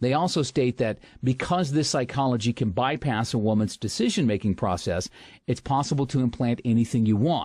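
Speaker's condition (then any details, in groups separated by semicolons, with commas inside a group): No condition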